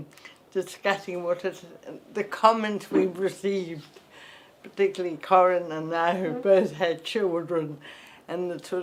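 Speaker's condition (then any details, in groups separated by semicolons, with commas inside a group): Cerebral palsy; lifelong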